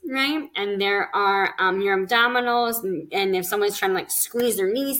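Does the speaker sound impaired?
Yes: cleft lip and palate; speech therapy.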